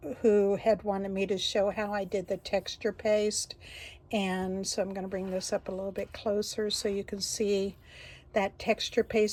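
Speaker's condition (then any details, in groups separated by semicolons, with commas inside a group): No condition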